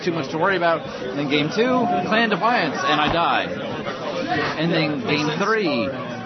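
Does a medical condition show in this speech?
No.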